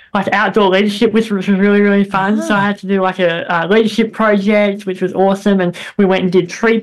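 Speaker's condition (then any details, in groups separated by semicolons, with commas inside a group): Bilateral cleft lip and palate; throat operation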